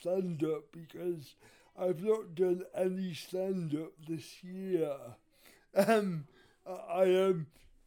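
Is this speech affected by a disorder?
Yes: cerebral palsy; speaks very differently in stand-up due to rhythm, writes material to own rhythm for easier speaking.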